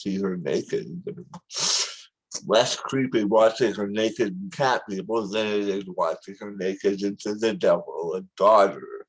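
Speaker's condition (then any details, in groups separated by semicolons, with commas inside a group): Tongue cancer surgery; tongue rebuilt with wrist graft; still recovering from tongue surgery; speech practice, trouble saying some words since operation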